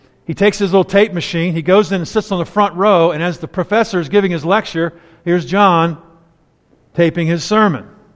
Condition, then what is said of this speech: None; typical speech.